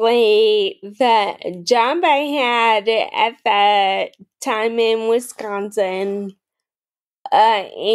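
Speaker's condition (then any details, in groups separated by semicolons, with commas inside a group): Friedreich's ataxia, mild; progressive neuromuscular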